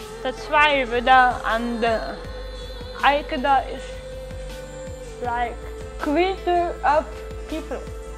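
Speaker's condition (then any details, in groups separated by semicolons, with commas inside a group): Cerebral palsy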